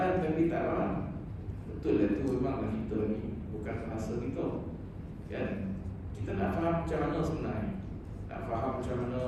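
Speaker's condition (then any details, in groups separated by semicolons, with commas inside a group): No condition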